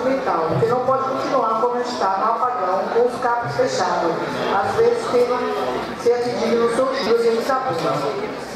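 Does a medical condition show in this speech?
No.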